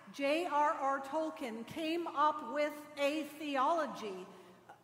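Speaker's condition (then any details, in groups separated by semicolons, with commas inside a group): No condition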